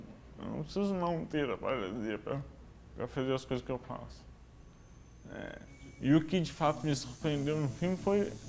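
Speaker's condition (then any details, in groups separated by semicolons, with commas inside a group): Cerebral palsy; affects motor coordination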